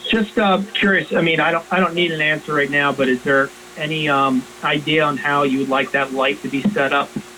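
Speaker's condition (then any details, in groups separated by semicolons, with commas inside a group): No condition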